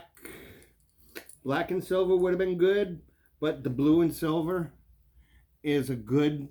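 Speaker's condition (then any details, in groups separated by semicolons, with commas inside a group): No condition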